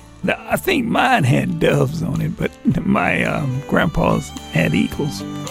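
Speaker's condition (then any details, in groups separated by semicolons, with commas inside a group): Vocal dysphonia; talks differently because of vocal dysphonia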